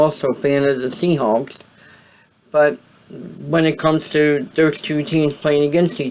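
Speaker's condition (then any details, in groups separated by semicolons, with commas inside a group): Cerebral palsy; voice sound affected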